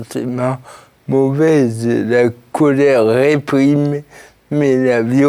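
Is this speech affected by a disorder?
Yes: cerebral palsy; since birth, birth injury.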